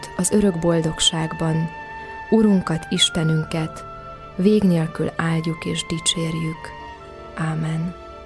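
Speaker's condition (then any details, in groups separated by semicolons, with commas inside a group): No condition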